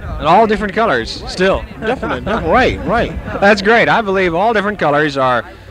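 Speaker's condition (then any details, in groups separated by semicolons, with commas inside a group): No condition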